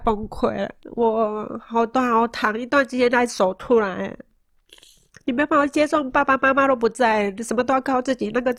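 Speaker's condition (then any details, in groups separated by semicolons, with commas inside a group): Moderate-to-severe hearing loss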